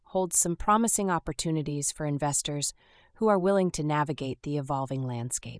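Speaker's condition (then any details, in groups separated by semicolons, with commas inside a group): No condition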